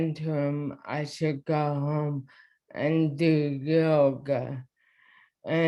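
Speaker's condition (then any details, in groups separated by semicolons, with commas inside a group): ALS; diagnosed within past year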